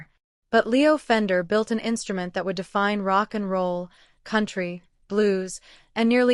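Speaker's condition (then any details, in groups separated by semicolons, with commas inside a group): No condition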